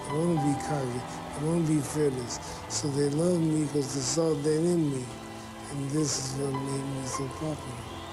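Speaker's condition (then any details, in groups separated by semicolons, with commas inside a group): Parkinson's syndrome; mild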